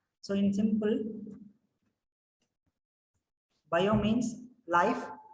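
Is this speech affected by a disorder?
No.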